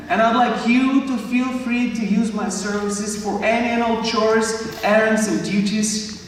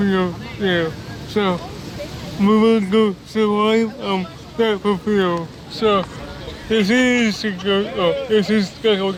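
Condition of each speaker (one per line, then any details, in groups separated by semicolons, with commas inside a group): No condition
Cerebral palsy; body affected; speech disability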